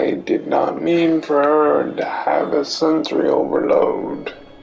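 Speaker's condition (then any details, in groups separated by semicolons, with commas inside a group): Cerebral palsy; affects limbs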